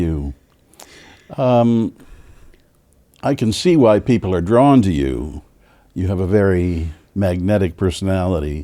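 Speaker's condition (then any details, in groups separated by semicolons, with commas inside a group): No condition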